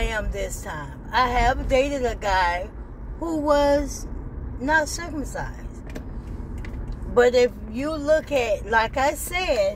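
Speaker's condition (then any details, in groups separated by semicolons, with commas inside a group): ALS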